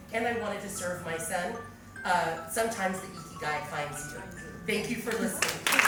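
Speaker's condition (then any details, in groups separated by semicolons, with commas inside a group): No condition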